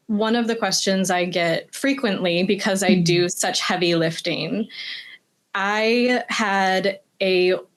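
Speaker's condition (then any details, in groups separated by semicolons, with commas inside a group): No condition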